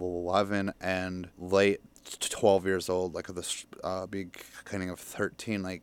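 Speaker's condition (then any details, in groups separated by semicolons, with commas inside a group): Stutter; stutter since young childhood, speech help stopped around age 11 or 12, therapy, 12-step programs, now sober; still stutters, public speaking still hard, sounded fluent on air, feels safe in studio; stutters on f of furniture mover, no stutter when drunk, cares less when feeling safe; repeated sounds, blocks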